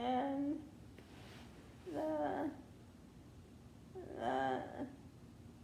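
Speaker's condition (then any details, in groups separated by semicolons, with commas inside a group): Leukodystrophy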